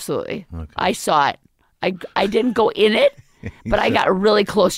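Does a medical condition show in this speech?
Yes: left vocal cord paralysis, left unilateral; permanent left cord, near-fatal pneumonia two years ago, intubation, tracheostomy, feeding tube, steroid injections; current voice temporary after recent surgery, could not talk or swallow during acute illness.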